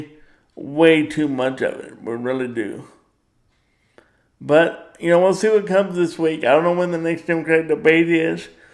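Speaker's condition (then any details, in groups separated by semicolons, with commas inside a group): Cerebral palsy; power wheelchair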